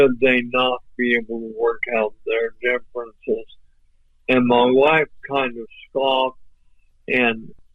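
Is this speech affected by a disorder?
Yes: ALS; voice off but clear and understandable.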